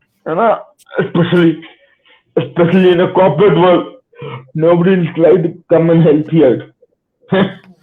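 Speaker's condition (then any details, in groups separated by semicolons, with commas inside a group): Cerebral palsy; spastic type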